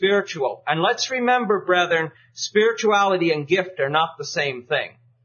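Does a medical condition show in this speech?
No.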